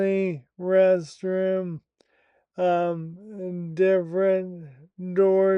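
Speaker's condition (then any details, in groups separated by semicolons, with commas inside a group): Primary lateral sclerosis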